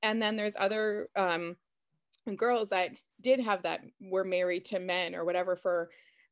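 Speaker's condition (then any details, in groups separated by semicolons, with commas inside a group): No condition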